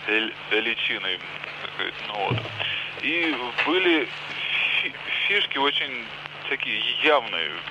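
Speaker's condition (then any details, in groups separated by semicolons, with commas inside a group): Stuttering; stutter since childhood; on-air stutter removal session by Yuri Longo, caller says effect lasts only an hour; mild stutter, fluent repeating phrases during session, stuttering resumes afterward, possibly worsened by on-air nerves; repeated words, blocks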